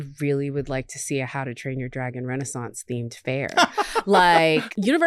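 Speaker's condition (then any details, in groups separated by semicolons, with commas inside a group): No condition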